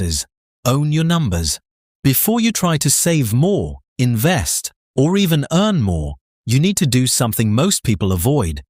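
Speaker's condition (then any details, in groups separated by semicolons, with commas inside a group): No condition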